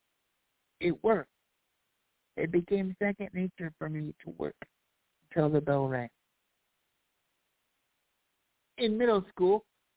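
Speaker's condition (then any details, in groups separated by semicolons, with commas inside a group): Cerebral palsy; past challenges speaking up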